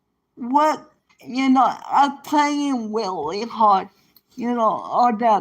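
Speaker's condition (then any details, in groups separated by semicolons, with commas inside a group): Cerebral palsy; present from birth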